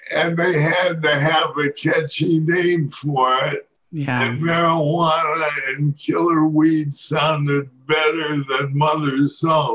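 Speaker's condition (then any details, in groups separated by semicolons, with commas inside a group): Parkinson's disease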